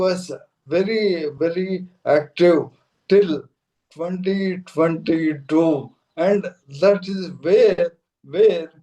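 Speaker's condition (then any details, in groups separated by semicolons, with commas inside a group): ALS / motor neuron disease, severe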